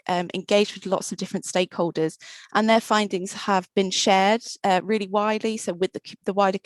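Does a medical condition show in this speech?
No.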